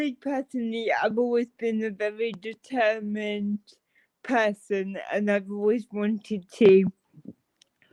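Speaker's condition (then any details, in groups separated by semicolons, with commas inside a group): Cerebral palsy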